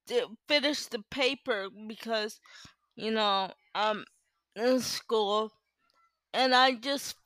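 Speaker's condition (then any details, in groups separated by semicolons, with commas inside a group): Cerebral palsy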